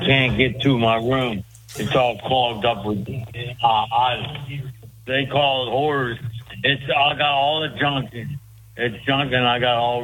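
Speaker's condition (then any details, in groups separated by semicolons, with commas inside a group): Speech impediment; at least 4 years, uses walker; usually impaired, unusually clear early in call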